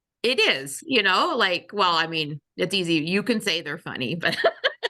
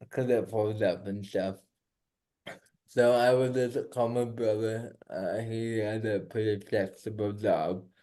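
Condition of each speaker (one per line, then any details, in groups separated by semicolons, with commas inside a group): No condition
Cerebral palsy; diagnosed after cardiac arrest; slurred speech mistaken for drunkenness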